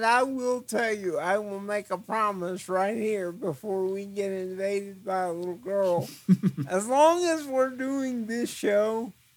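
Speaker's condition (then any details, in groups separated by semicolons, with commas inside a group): Cerebral palsy; trouble focusing eyes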